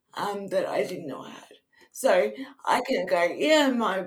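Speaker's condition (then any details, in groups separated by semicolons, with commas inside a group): Cerebral palsy; speech higher on bad days, people on cam often think drunk at first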